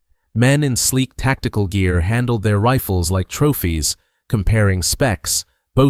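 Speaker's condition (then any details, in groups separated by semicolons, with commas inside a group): No condition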